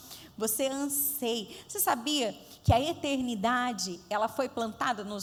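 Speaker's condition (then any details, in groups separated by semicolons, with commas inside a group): No condition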